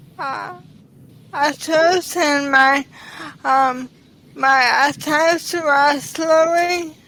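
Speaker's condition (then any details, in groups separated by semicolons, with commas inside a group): ALS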